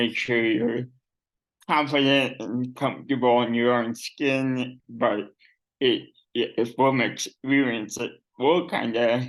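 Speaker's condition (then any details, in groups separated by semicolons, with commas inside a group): Cerebral palsy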